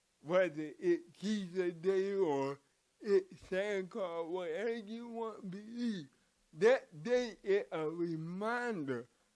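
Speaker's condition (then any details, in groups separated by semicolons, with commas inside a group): Cerebral palsy; from birth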